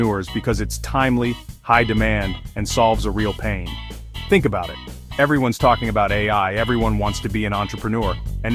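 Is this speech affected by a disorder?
No.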